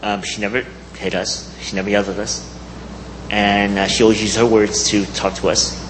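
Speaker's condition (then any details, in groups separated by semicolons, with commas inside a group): Cleft palate; present from birth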